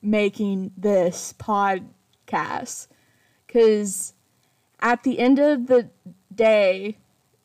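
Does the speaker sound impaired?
Yes: stuttering; stutter since childhood, speech therapy from kindergarten to seventh grade, speech therapist gave up then; sometimes barely able to speak, word blocks, throat feels closing before groups, crying worsens stutter; here repeated sounds.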